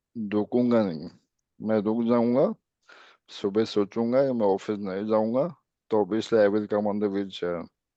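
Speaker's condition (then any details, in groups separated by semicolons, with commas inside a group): ALS; speech improved a little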